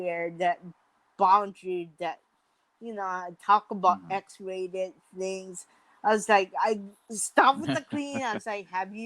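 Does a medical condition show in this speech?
Yes: mild cerebral palsy.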